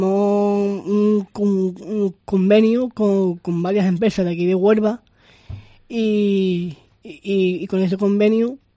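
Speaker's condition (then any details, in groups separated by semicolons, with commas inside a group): Down syndrome; extra chromosome 21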